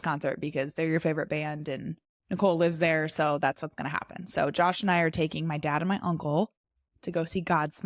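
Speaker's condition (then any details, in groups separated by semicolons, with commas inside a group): No condition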